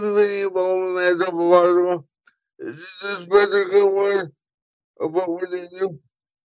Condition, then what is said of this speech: Cerebral palsy. I have CP. It affects my motor skills and my voice once in a while.